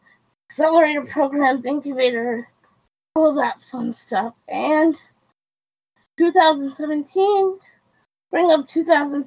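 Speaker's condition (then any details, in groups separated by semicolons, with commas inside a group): Cerebral palsy; quadriplegic, wheelchair user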